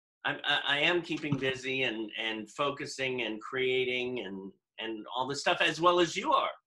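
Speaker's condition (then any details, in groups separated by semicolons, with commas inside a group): No condition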